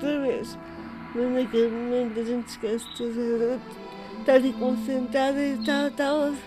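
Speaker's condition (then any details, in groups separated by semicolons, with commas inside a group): Cerebral palsy; asks others to take money from wallet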